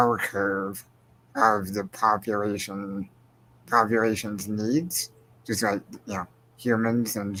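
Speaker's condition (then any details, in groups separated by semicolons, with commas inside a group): Spinal muscular atrophy; progressive, wheelchair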